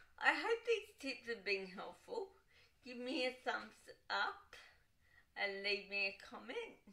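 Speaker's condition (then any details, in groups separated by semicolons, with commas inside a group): Cerebral palsy, dystonic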